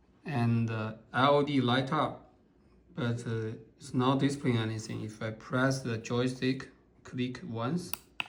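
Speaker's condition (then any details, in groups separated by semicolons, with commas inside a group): No condition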